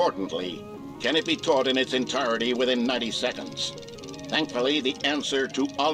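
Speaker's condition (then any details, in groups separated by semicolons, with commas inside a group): No condition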